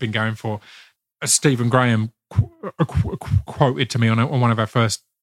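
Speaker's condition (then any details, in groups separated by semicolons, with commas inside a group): Stammer; sticking type, uncontrollable; barely noticeable to most listeners, plans breathing to avoid stammering in acting roles; repeated sounds, prolonged sounds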